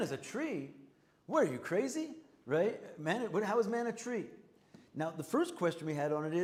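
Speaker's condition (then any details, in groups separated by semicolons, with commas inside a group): No condition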